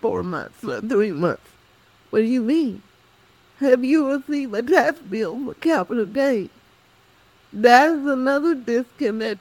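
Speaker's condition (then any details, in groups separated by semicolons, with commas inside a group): Cerebral palsy; cognition intact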